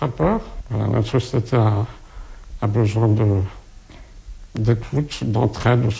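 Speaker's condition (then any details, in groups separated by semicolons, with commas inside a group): Spinal muscular atrophy; type 2 spinal muscular atrophy, wheelchair user; muscles progressively ceasing to function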